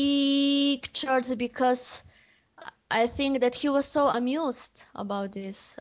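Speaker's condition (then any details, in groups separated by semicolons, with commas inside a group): Stuttering; onset at age 4, voice changed suddenly about half year before onset, speech therapy three times without change; stuttering with repeated phrases and part-words, self-corrections; prolonged sounds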